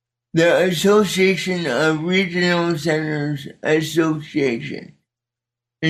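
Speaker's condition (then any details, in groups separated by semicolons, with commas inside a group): Cerebral palsy; spastic type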